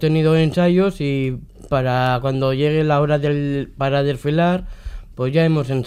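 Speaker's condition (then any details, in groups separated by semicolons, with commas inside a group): Down syndrome; genetic condition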